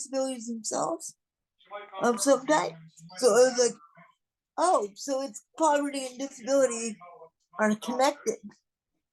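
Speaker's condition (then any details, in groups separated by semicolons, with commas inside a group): Cerebral palsy; non-progressive, will not improve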